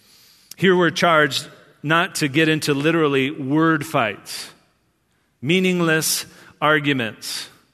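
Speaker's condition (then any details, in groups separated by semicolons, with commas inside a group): No condition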